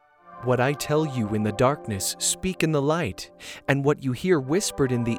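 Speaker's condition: No condition

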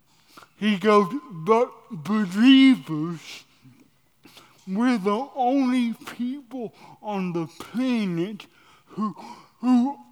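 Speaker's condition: Cerebral palsy

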